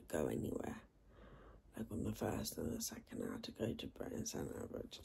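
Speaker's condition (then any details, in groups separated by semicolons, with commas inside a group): Cerebral palsy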